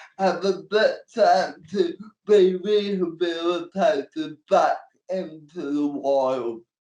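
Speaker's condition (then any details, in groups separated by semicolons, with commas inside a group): Cerebral palsy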